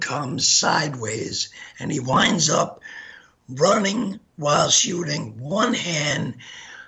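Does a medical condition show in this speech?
Yes: gunshot injury to voice box; bullet still lodged behind carotid artery.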